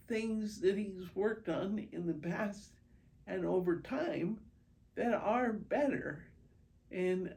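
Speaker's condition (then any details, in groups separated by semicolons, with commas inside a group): Primary progressive multiple sclerosis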